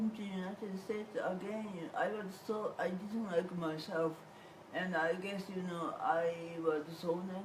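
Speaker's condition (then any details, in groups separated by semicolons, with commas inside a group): Cerebral palsy; whole body affected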